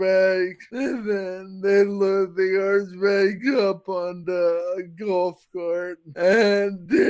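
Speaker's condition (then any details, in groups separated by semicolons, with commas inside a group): Friedreich's ataxia; physical therapy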